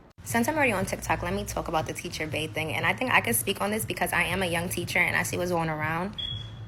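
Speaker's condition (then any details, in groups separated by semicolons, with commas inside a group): No condition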